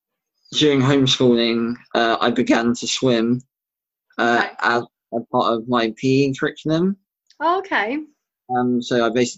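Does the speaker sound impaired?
Yes: bilateral cleft lip and palate; congenital, severe, found at birth, over 30 operations, surgeries repeated 3-4 times, many grommets, bleeding ear infections, very poor childhood hearing; relearned speech after each palate surgery, practiced alphabet.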